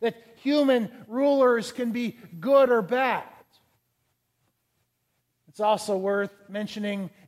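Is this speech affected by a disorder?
No.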